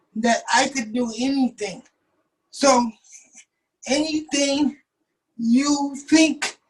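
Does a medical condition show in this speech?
Yes: cerebral palsy; uses wheelchair.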